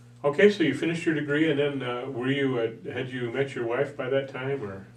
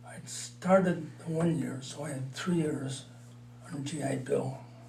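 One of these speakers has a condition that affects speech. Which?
The second: Parkinson's disease; mild, about four years.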